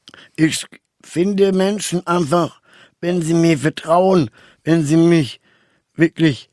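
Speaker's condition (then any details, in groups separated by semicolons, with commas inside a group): Down syndrome; trisomy 21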